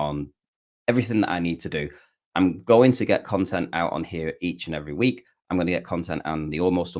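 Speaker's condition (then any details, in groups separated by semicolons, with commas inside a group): No condition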